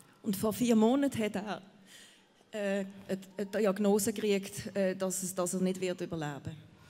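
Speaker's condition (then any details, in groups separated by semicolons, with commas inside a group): No condition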